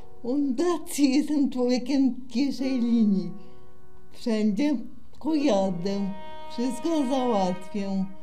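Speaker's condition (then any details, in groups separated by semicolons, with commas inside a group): Cerebral palsy; from birth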